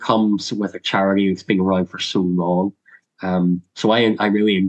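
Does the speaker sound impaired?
Yes: cleft lip and palate; congenital.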